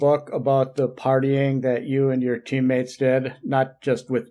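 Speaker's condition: No condition

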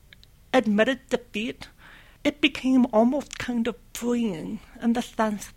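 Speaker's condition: Deafness; severe to profound left ear

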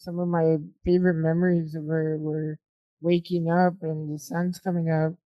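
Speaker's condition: Spinal muscular atrophy type 2

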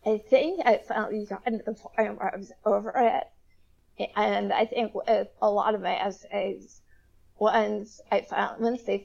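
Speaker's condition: Spasmodic dysphonia; may sound nervous

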